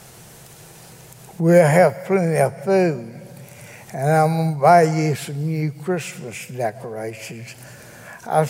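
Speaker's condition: Cerebral palsy; can no longer walk

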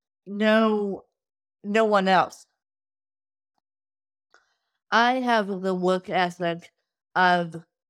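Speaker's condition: Cerebral palsy; walked until 18

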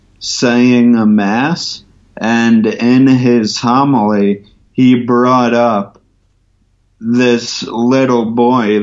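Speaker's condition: Ataxia from traumatic brain injury; spastic gait

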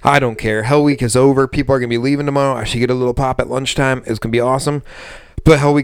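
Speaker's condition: No condition

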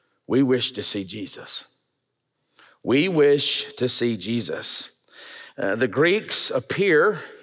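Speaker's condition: No condition

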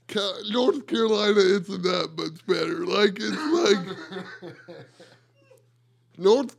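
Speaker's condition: Cerebral palsy; wheelchair user

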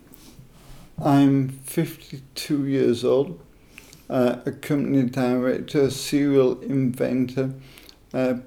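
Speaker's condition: Motor neuron disease; 4 years post-diagnosis

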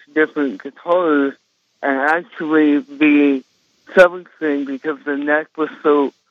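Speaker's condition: Cerebral palsy; congenital

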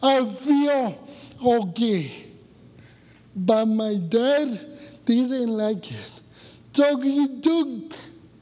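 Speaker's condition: Cerebral palsy; cannot control nerves

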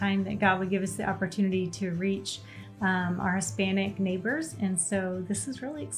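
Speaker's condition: No condition

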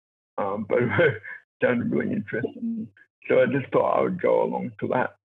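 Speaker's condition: Cerebral palsy; from birth

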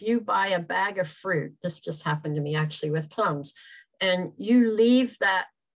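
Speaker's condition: Cleft palate; congenital, extremely severe

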